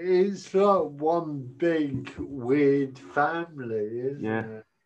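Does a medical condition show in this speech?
Yes: cerebral palsy; cerebral palsy from birth, uses walking stick, holding handheld mic prevents walking stick use on stage; speech sounds unusual, self-described as talking funny.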